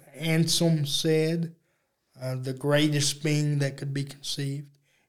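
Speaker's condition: Cerebral palsy; uses electric wheelchair

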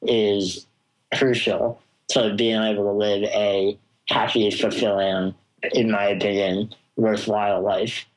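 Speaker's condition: Spinal muscular atrophy; congenital, progressive muscle wasting, tongue, wheelchair since about two

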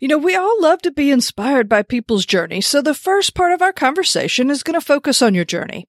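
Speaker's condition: No condition

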